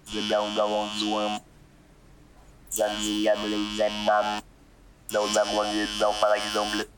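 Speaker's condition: Total pharyngolaryngectomy; tracheotomy

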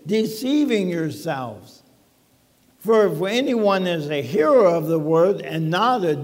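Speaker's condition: ALS; talking funny

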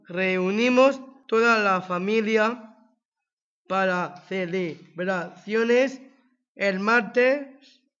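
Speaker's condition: Down syndrome; age 20

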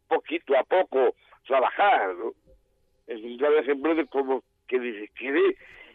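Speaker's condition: Down syndrome; genetic, extra chromosome

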